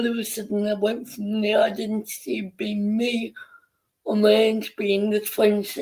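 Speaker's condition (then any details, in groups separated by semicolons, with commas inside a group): Cerebral palsy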